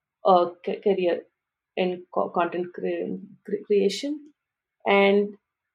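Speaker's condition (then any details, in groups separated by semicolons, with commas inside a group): Stuttering; stuttering since about age 3, grew up in India speaking Telugu, English and Hindi; variable, some days fluent even in stand-up meetings, other days hard to get words out; blocks and pauses, hard syllables and phonics trigger blocks, nervous in groups; repeated sounds, blocks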